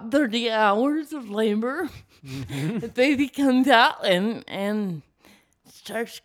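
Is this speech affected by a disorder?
Yes: cerebral palsy; cerebral palsy from 28 minutes without breathing at birth, brain oxygen loss, involuntary movements, permanent, thinking unaffected; cerebral palsy affects speech, voice sounds different, speaking is hard.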